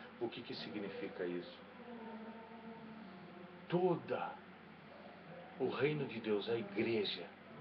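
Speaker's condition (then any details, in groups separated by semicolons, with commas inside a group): No condition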